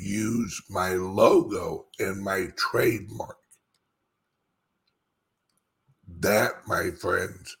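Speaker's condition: Speech impediment; slight speech impediment; says barely able to talk, raspy voice, calls self horrible singer

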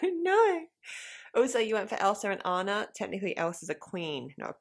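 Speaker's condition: No condition

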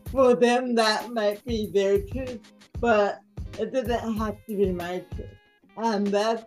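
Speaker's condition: Cerebral palsy; mild

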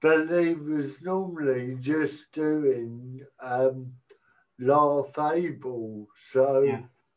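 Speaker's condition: Cerebral palsy; holding handheld mic prevents walking stick use on stage

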